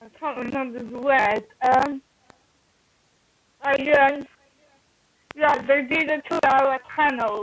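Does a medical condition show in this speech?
Yes: cerebral palsy.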